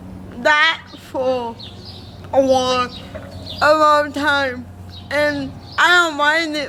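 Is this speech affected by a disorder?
Yes: cerebral palsy; from birth, affects walking; hard to understand, worse when fast, pronunciation trouble, formerly speech device.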